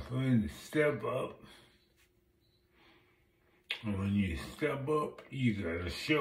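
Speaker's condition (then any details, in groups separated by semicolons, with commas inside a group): Multiple sclerosis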